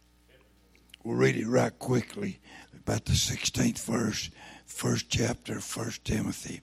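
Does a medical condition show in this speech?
Yes: throat cancer, lost vocal cord.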